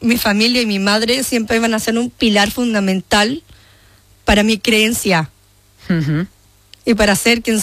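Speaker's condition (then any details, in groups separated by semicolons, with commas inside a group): Down syndrome; intellectual disability, mother prioritized leisure over therapy; 30 years old; speaks well and clearly per host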